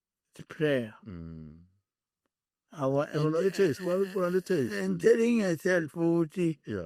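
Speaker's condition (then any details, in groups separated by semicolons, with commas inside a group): Cerebral palsy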